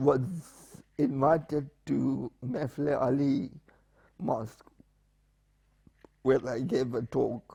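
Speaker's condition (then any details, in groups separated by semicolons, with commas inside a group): Spastic paraplegia with essential tremor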